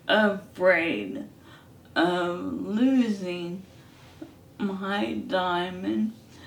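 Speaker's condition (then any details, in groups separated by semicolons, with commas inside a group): ALS; hand onset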